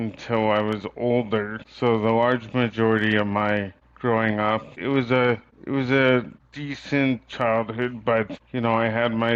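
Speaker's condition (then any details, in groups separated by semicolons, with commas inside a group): Cerebral palsy; from birth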